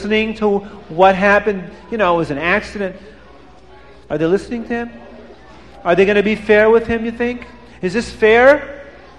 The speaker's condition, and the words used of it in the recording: None; typical speech.